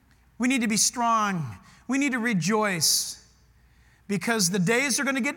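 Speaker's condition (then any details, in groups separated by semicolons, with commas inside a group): No condition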